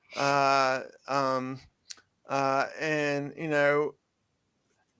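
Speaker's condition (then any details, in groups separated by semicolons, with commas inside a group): Cerebral palsy; from birth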